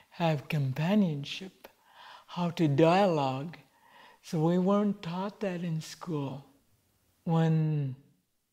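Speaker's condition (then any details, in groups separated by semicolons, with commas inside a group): Cerebral palsy; present from birth, late diagnosis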